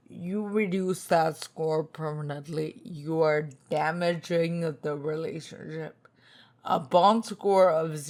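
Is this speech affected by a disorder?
Yes: spinocerebellar ataxia type 2, SCA2; tongue.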